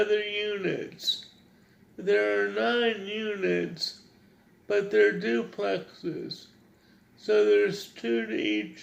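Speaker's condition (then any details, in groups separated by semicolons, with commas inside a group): Cerebral palsy; wants clearer, more precise speech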